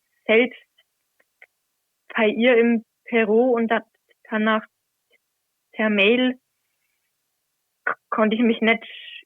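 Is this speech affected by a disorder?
Yes: stuttering; covert stuttering for many years, aware from about age 10, hidden until 21; openly stuttering, regularly reads scripture aloud in church since January last year, nervous beforehand; not stutter-free when reading aloud, anticipates difficult words in advance, avoided words, trouble with t-words; here repeated sounds, blocks.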